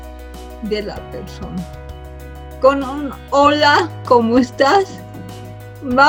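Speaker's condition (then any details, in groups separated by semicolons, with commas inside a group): Cerebral palsy from birth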